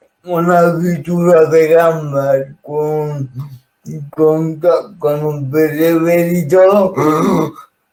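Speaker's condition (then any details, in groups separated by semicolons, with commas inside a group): Cerebral palsy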